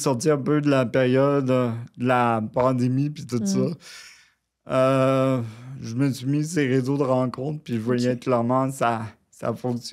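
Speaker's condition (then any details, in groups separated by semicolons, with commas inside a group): Cerebral palsy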